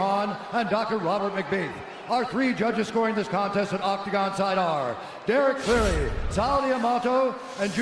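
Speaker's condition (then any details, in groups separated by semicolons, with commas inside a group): No condition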